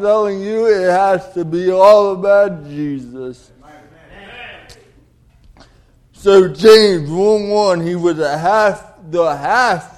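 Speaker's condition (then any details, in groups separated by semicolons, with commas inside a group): Cerebral palsy; delayed development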